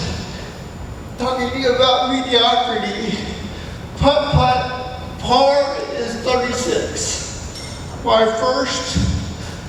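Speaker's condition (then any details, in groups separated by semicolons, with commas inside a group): Cerebral palsy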